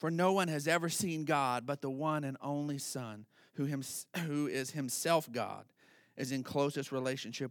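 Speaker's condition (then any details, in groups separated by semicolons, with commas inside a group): No condition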